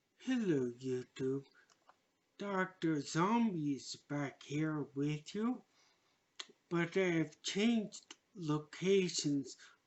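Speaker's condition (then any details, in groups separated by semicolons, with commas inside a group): Traumatic brain injury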